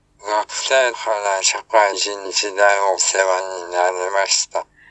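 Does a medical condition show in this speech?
Yes: ALS, through a speech-generating device; tracheostomy, ventilator, voice synthesis from own recorded voice; in hospital, tracheostomy and ventilator about two months; cannot speak, uses synthesized voice.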